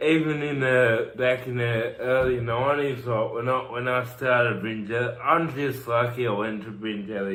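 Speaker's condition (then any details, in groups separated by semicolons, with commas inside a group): Cerebral palsy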